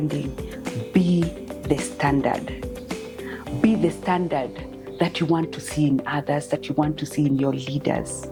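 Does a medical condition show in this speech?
No.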